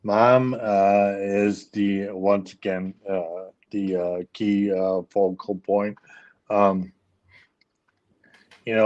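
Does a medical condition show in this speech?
Yes: ALS; speech issues.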